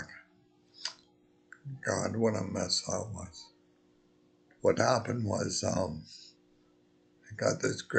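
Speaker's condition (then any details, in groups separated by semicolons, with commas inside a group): Multiple sclerosis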